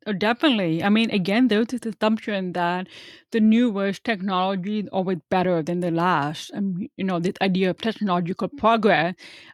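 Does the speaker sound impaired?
Yes: hearing loss; hearing aid user, same audiologist firm for 25 years; newer hearing aid not self-adjustable, limited digital hearing aid options, audiologist suggested cochlear implant.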